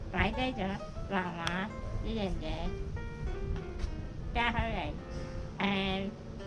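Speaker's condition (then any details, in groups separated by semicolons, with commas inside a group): Spinal muscular atrophy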